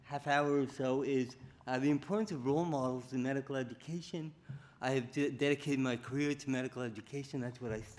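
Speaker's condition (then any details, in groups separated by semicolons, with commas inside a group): Cerebral palsy; diagnosed at age four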